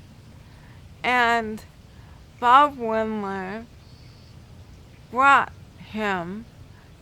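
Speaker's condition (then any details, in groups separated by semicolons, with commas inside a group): Cerebral palsy; affects balance; physical therapy twice weekly, occasional loss of balance; affects speech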